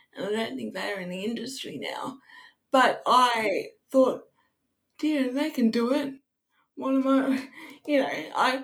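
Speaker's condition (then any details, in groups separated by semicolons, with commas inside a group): Cerebral palsy; wheelchair user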